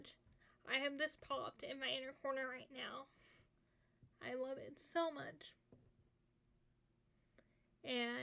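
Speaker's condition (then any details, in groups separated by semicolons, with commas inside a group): Cerebral palsy, spastic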